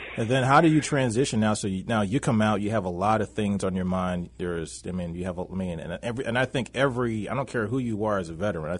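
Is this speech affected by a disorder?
No.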